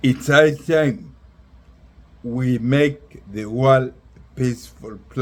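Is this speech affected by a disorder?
Yes: speech impairment after surgeries; affects balance and speech.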